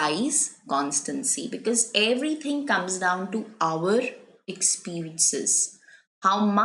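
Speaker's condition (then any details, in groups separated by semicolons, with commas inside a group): No condition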